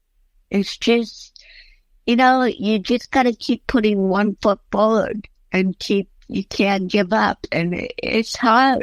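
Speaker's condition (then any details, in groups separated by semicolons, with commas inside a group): Cerebral palsy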